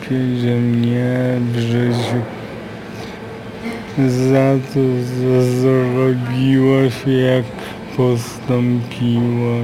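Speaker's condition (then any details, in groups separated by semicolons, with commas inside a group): Aphasia; acquired after accident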